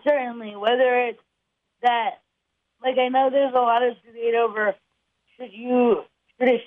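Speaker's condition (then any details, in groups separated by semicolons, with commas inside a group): Cerebral palsy; muscle spasms, trouble holding cups, chokes drinking from cup, needs straws, voice dictation software; chokes on liquids or spills when drinking from cup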